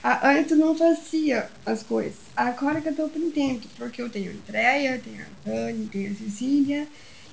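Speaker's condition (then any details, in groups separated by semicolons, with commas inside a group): Down syndrome; trained at Atitude Inclusão to present talk slides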